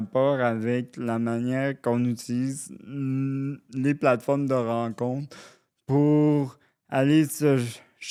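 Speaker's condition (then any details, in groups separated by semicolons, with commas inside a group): Cerebral palsy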